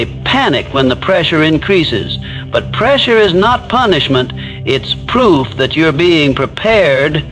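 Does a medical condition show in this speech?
No.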